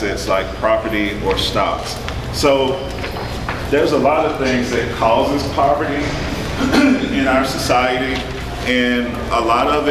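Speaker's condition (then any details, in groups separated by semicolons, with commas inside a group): No condition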